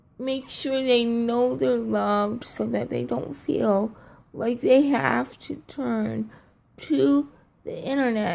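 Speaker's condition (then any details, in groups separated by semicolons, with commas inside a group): Cerebral palsy, triplegia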